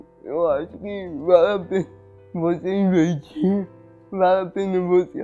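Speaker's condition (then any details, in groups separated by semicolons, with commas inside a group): Cerebral palsy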